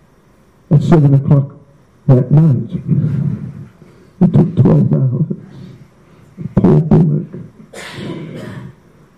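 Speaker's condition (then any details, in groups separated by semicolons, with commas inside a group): No condition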